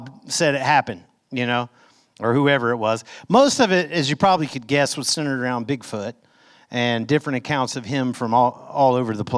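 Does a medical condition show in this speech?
No.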